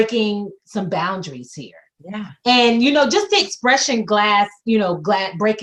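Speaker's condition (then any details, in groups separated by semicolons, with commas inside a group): No condition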